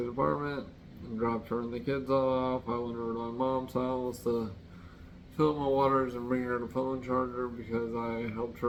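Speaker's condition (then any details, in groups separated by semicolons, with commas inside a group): Traumatic brain injury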